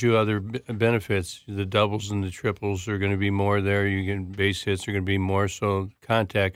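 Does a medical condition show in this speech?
Yes: Parkinson's disease; left hand clutching years before diagnosis, anxiety-triggered tremor, movement and coordination affected, diagnosed within two days via Peter Secchia; speech tough, learned voice correction in Big and Loud therapy.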